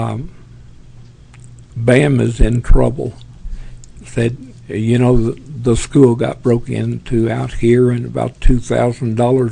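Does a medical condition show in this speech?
Yes: Parkinson's; tremors as early symptom.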